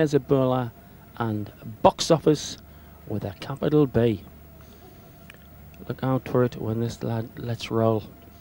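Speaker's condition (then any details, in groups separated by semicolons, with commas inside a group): No condition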